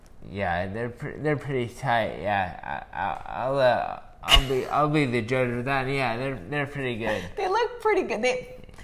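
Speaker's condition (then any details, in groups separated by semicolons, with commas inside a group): Traumatic brain injury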